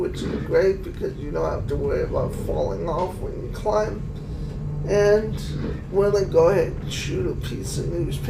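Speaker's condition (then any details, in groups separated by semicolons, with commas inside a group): Cerebral palsy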